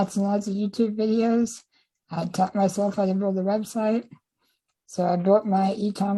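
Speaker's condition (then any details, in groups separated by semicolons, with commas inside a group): Spinal muscular atrophy type 2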